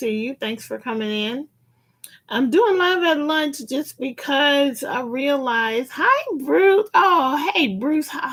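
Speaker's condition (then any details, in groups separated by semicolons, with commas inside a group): No condition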